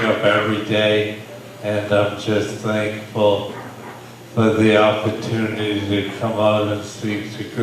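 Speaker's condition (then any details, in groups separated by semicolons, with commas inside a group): Brain injury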